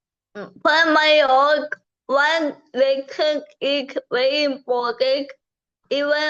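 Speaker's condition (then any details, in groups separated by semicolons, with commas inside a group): Cerebral palsy; from birth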